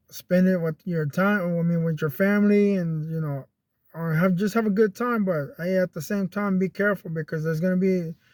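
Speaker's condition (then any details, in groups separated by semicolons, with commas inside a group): No condition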